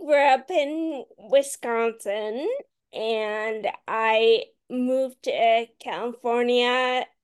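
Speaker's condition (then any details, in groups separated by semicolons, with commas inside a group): Friedreich's ataxia; diagnosed at 17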